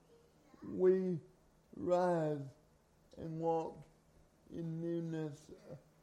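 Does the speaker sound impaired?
Yes: cerebral palsy; from birth.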